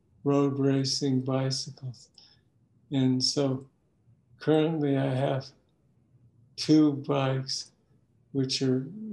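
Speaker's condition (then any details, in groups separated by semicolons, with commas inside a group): Parkinson's disease; left foot, loss of control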